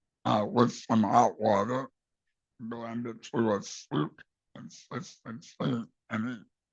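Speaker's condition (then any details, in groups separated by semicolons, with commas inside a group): Base of tongue cancer; radical glossectomy with back muscle flap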